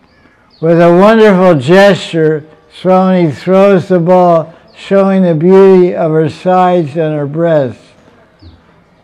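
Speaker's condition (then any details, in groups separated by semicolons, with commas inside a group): Deafness; unsure of microphone volume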